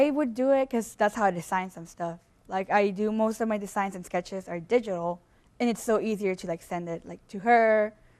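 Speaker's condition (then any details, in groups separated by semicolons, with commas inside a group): No condition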